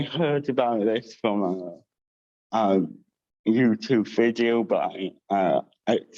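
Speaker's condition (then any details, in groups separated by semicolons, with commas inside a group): Cerebral palsy with dysarthria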